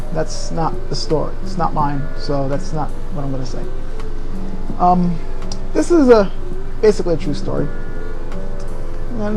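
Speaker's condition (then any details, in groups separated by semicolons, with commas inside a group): No condition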